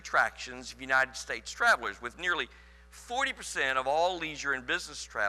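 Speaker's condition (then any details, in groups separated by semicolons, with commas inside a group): No condition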